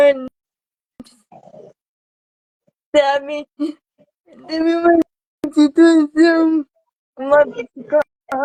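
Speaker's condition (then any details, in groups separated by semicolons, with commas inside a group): Cerebral palsy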